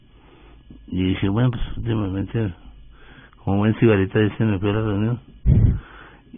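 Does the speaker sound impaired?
Yes: Parkinson's disease; stooped posture at times, loss of strength, walking, running and tennis prescribed by neurologist; voice sometimes trembles, sometimes understood, sometimes not understood at all.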